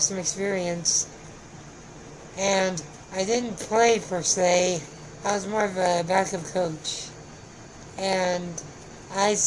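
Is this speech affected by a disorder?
Yes: spinal muscular atrophy.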